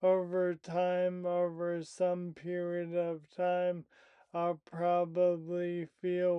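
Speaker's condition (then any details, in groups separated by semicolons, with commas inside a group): Primary lateral sclerosis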